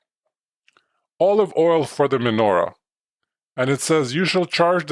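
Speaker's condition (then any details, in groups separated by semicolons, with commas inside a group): No condition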